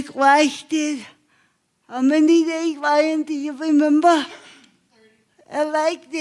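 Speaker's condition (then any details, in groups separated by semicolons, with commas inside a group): Cerebral palsy; obvious speech impairment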